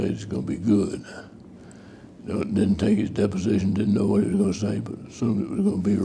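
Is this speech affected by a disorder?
Yes: Parkinson's disease.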